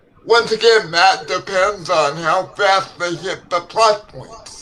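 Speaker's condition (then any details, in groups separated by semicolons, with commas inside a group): Cerebral palsy; legs affected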